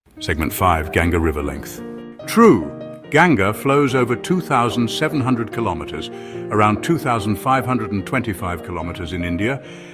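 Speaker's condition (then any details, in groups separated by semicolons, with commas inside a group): No condition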